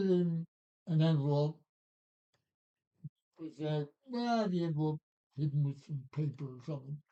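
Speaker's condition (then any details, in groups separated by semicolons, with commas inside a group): Parkinson's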